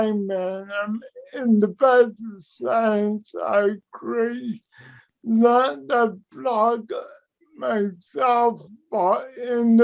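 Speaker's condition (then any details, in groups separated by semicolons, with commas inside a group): Cerebral palsy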